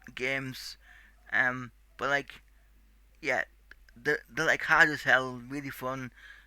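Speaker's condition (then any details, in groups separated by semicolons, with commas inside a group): Cerebral palsy; tight muscles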